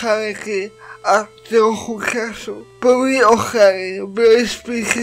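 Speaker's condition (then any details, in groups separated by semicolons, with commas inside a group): Cerebral palsy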